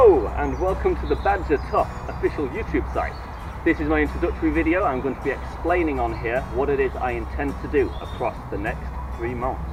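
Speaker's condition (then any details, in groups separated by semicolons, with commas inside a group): No condition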